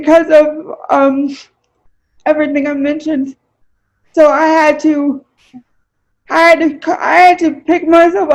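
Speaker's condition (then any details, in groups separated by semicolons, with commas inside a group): Cerebral palsy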